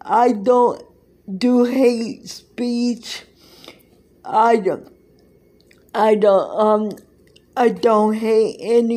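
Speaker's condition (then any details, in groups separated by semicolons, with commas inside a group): Cerebral palsy; present from birth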